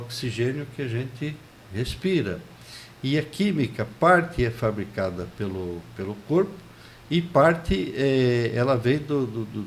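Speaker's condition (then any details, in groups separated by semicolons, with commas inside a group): No condition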